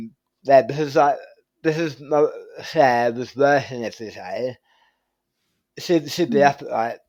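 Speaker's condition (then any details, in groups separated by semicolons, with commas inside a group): Tongue cancer surgery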